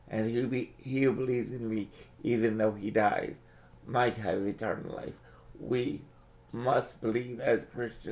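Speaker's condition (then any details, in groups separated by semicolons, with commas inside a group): Cerebral palsy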